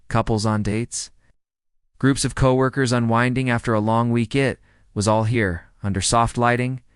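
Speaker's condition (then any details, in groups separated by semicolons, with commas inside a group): No condition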